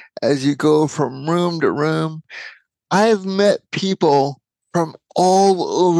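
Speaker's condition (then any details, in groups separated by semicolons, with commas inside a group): Cerebral palsy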